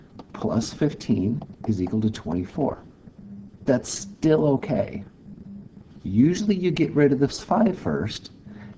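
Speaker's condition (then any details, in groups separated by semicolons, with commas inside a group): No condition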